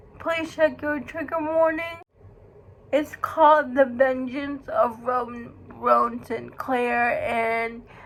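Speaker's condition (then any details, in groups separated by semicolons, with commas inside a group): Cerebral palsy; uses wheelchair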